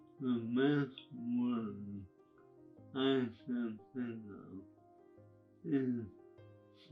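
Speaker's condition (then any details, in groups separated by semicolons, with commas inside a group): ALS; progressive, losing use of hands; losing speech, harder to be understood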